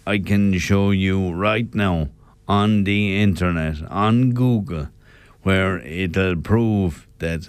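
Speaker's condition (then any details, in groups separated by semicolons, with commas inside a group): Motor neurone disease; very slowly progressing semi-benign variant, normal life expectancy, diagnosed by professor Orla Hardiman at Beaumont; symptoms over five years, diagnosed last year, semi-stable, unsteady on feet, less progressed than others; slurred voice, sounds drunk, voice change followed balance problems, deliberate pauses while speaking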